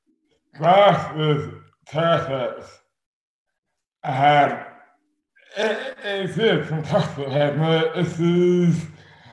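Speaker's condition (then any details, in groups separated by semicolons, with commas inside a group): Dystonia; 12 years since onset, progressed, hands partly lost and curled inwards, Botox injections, diagnosed by London neurologist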